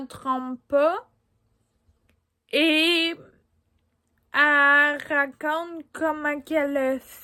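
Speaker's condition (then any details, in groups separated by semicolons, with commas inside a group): Ataxia; degenerative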